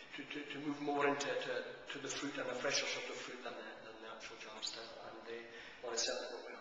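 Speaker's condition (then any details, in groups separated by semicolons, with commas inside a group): No condition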